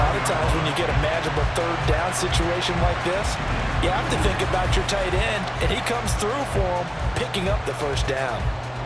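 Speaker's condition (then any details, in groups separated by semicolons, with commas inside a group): No condition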